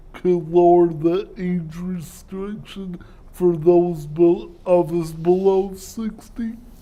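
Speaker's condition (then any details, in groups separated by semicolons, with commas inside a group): Cerebral palsy; speech impairment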